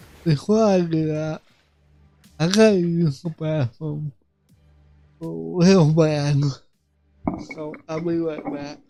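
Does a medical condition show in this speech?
Yes: cerebral palsy; affects voice.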